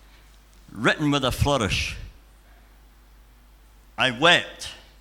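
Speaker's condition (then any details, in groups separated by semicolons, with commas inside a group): Cleft palate and cleft lip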